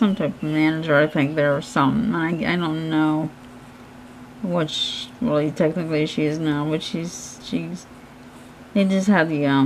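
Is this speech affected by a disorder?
Yes: cerebral palsy; hands affected, shaking.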